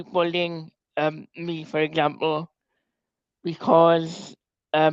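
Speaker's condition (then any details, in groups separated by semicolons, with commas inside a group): Cerebral palsy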